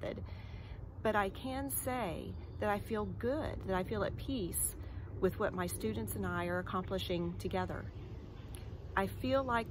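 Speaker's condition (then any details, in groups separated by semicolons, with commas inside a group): No condition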